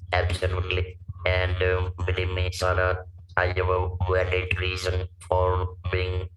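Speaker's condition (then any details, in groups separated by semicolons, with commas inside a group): Laryngectomy for vocal cord cancer, stage 4 vocal cord cancer; speaks with electrolarynx; no pitch or emotion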